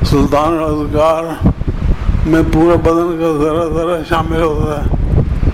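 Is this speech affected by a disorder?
Yes: difficulty speaking.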